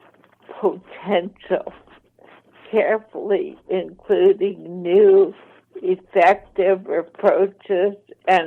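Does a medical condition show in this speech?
Yes: ALS, mild; voice slightly impaired.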